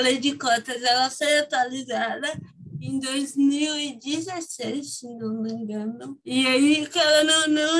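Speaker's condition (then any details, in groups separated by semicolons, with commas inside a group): Cerebral palsy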